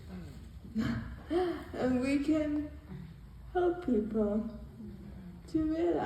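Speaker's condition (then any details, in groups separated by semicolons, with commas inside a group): Cerebral palsy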